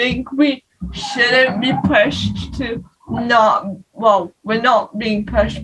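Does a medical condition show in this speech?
Yes: cerebral palsy.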